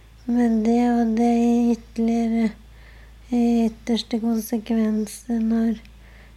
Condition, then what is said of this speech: Parkinson's disease. Men jeg har jo blitt tatt for å være tilbakestående når jeg ikke har språk.